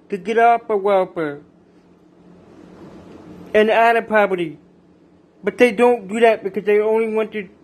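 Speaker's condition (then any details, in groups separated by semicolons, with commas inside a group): Cerebral palsy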